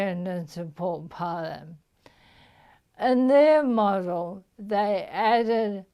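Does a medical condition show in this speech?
Yes: motor neuron disease.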